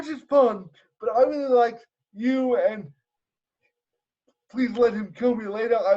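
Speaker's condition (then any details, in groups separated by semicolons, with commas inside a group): Cerebral palsy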